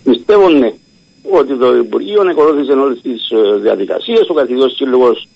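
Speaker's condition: No condition

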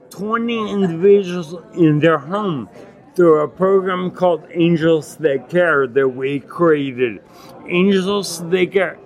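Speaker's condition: Acquired ataxia with dysarthria, acquired; Lance-Adams syndrome; not progressive

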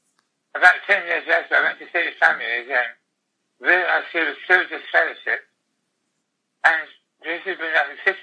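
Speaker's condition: Tongue cancer, glossectomy; tongue cancer noticed 2 days after honeymoon, most of tongue removed; terminal, sent home to die after 2 weeks in hospice, pain under control, noisy machine; speech harder and harder after tongue removal, very slow

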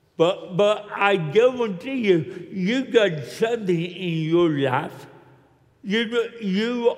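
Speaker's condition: Cerebral palsy; walks with limp

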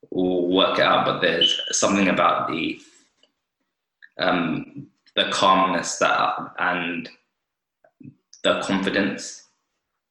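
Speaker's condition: Stutter; childhood onset, started speaking at two, fluent about two years then blocking began, speech therapy until about seven or eight with therapist Jackie; milder than before, blocks still happen at times; blocks and freezes, worse with authority figures and professional situations, easier with other stutterers; repeated sounds

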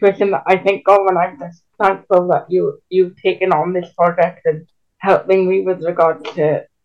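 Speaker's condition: Cerebral palsy; can walk but with limits

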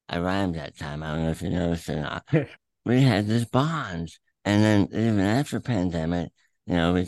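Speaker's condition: Throat cancer; chemo

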